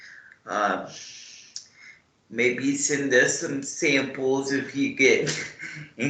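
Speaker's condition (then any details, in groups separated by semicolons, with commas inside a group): Cerebral palsy; morning medication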